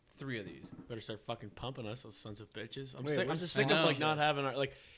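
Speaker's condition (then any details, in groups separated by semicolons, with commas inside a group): No condition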